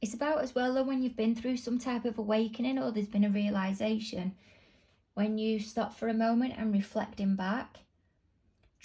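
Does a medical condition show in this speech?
No.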